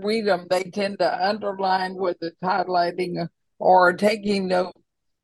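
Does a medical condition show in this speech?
Yes: ALS; slurred speech, still understood by listeners, host says slur not noticeable.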